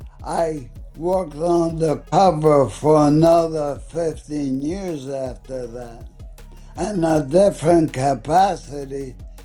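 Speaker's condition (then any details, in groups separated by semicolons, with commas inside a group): ALS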